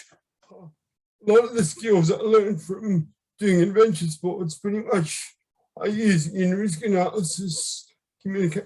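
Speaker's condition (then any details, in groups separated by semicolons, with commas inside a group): Left hemiplegia; left-sided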